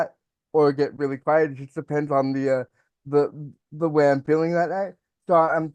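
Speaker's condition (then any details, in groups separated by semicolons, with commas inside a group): Cerebral palsy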